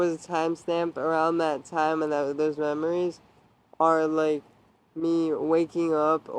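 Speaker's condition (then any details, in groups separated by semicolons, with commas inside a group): Traumatic brain injury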